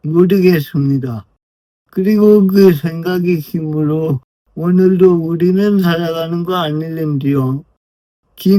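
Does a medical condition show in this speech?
Yes: brain lesion disability.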